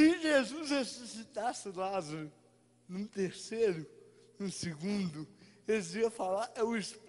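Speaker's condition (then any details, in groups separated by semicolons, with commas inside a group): Cerebral palsy; no speech as child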